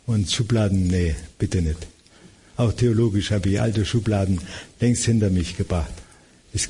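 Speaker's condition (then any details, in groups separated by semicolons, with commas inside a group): Parkinson's disease; host asks for his voice to be made louder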